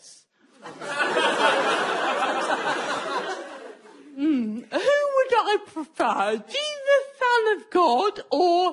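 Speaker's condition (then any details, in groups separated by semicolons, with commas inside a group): Cerebral palsy; speech impediment, not always understood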